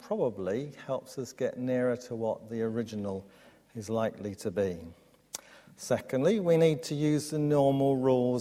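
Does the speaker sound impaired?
No.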